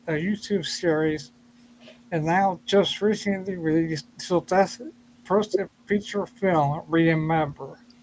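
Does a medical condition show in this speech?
Yes: ataxia; may slur speech, may sound drunk.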